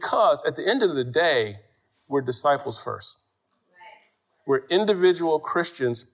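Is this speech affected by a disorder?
No.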